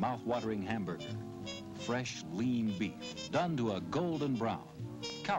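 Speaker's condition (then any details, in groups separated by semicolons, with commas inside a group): No condition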